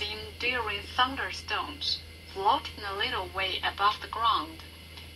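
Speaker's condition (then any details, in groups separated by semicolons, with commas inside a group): No condition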